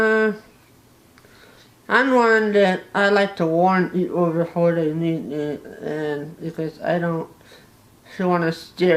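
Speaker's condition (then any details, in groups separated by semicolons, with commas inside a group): Facial paralysis; does not talk plainly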